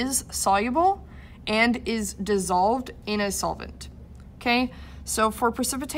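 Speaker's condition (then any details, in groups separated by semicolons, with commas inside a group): No condition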